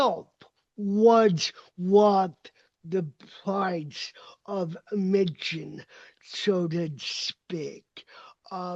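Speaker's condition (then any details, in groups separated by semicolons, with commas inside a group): Cerebral palsy; uses walker and wheelchair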